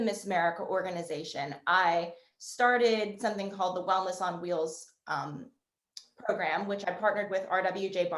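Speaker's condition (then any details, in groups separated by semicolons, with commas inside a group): No condition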